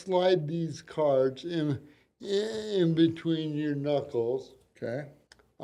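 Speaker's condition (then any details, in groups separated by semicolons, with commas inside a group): Cerebral palsy; from birth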